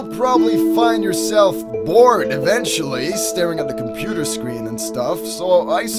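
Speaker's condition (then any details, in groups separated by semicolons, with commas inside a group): No condition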